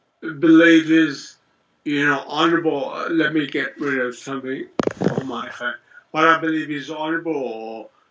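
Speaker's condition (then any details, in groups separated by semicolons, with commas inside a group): Multiple sclerosis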